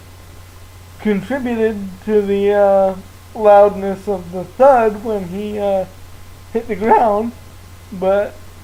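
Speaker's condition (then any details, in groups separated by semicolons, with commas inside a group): Cerebral palsy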